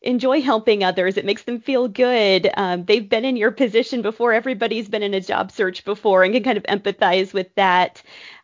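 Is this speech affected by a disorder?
No.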